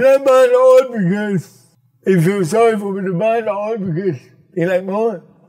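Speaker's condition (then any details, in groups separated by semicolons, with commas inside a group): Cerebral palsy; from birth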